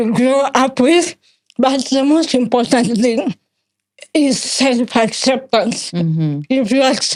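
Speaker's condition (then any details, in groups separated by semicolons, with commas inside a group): Cerebral palsy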